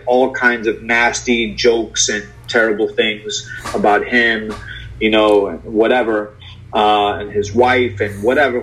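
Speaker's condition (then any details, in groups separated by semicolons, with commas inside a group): No condition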